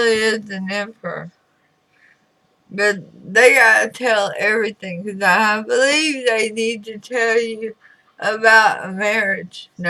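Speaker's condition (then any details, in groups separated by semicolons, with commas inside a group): Throat cancer radiation damage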